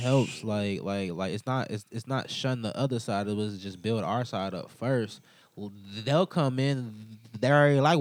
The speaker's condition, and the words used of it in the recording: Stuttering. Like I go up there and like I've stuttered all my life, but fast forward, I have a radio show, so it's like it's different now.